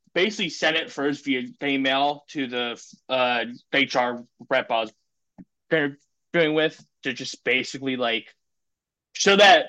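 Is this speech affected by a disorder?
Yes: stuttering; lifelong stuttering, father also stutters; words sometimes take longer to come out, may look tense when getting stuck; here repeated sounds, prolonged sounds.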